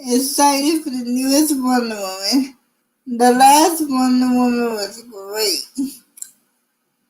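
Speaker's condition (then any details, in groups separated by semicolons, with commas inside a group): Cerebral palsy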